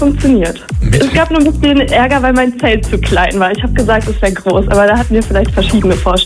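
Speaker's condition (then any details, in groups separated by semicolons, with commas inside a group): No condition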